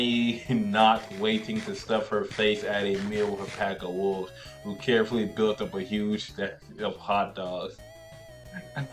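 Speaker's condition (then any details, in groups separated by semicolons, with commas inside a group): No condition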